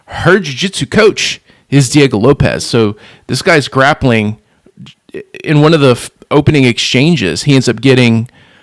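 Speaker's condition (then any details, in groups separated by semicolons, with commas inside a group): No condition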